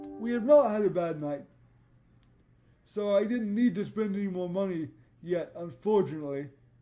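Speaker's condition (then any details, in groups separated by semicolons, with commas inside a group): Cerebral palsy; voice tone sometimes odd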